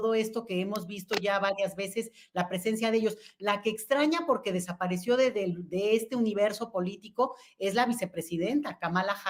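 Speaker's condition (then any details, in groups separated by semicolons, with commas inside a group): No condition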